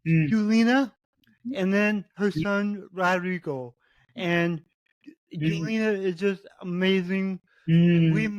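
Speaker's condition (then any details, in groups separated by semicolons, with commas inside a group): Cerebral palsy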